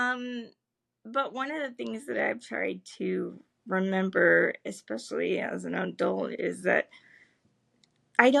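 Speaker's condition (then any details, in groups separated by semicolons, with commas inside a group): Cerebral palsy; spastic legs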